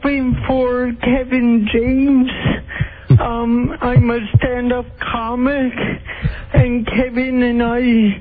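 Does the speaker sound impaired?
Yes: cerebral palsy; distinctive impaired speech on phone call, voice matches caller's stage act; speech impediment noted by audience member, voice sounds typical of cerebral palsy to hosts.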